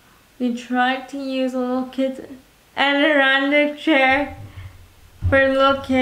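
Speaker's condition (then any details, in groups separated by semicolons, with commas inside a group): Cerebral palsy, spastic quadriplegic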